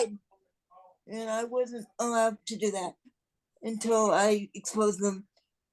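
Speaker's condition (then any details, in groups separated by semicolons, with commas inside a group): Cerebral palsy; non-progressive, will not improve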